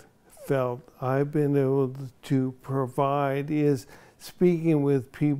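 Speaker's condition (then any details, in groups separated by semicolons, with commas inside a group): ALS; onset in one foot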